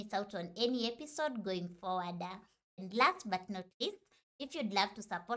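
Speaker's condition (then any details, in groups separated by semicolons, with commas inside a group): No condition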